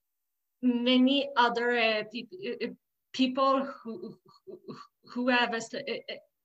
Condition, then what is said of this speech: Stuttering. I know that I will probably stutter in a discussion or in an right now I participate to a podcast and I stutter, so this is kind of normal